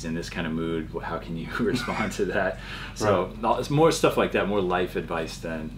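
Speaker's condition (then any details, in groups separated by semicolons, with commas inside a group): No condition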